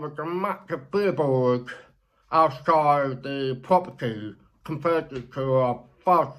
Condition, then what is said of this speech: Deafness. So I was like, you know what, your speech is really, really good.